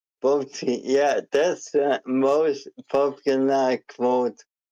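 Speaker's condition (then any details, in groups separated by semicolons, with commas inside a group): ALS; struggles to form sentences while speaking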